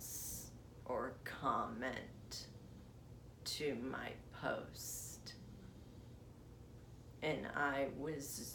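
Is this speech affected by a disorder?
Yes: essential tremor; affects legs as well.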